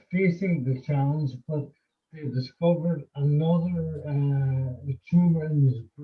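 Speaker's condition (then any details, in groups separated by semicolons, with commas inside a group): Motor neurone disease; affects vocal cords and tongue, constricted speech, hard to understand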